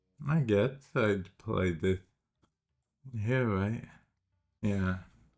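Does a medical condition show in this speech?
Yes: cerebral palsy.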